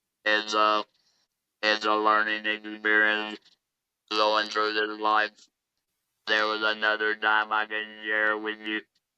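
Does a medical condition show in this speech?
Yes: laryngectomy; electrolarynx speech.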